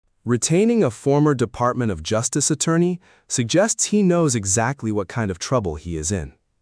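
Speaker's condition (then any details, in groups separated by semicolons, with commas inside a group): No condition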